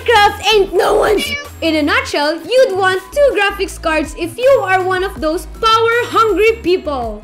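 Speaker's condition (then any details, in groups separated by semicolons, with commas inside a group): No condition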